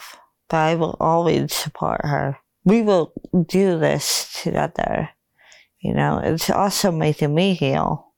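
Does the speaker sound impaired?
Yes: cerebral palsy; mild cerebral palsy, affects motor skills, coordination sometimes, speech therapy until high school, one-on-one school help; affects voice and speech.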